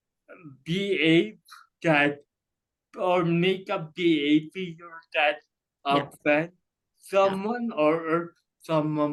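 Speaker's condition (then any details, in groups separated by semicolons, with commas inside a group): Cerebral palsy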